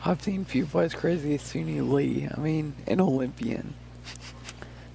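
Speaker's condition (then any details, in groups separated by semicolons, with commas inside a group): Friedreich's ataxia; rare neuromuscular disease, loss of balance and coordination, walking difficult, uses walker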